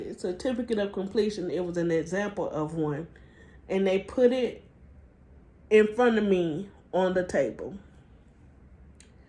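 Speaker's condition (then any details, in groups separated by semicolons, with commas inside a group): Cerebral palsy; spastic diplegia, from birth, weak legs, crouched gait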